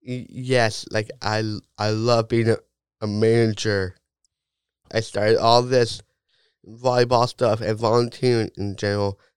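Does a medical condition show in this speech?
Yes: Down syndrome; diagnosis explained by parents in first grade, loose ligaments, low muscle tone; self-described natural gift in talking, loves talking to crowds, public speaker, gave TED talk.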